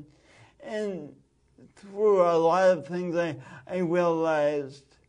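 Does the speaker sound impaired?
Yes: speech impediment from birth oxygen loss; oxygen loss at birth from kinked umbilical cord, born a few weeks early, limited fine motor coordination; pronounced speech impediment since birth, distinguished one-of-a-kind unique accent.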